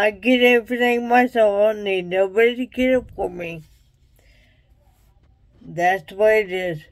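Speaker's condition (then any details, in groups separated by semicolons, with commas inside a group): Traumatic brain injury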